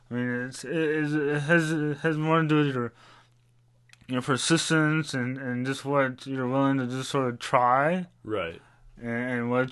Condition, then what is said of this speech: Parkinson's disease. It affects my speech. It affects my balance, and it affects my dexterity.